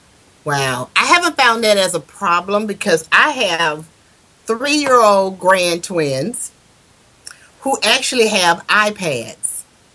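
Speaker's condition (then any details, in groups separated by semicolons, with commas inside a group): No condition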